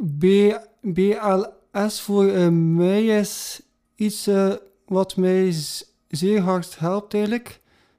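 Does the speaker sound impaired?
Yes: stuttering; stuttering since primary school, onset around age seven, first memory barely getting words out; speech therapy (logopedie) in Gent, sought after speaking worsened; variable, some days near perfect, stuttering sometimes strikes unexpectedly, more when tired, fluent chatting with friends; here repeated sounds, prolonged sounds.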